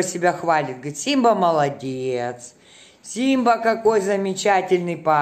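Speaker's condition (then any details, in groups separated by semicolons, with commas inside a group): No condition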